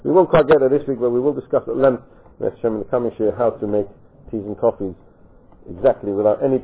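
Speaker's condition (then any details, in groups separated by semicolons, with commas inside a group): No condition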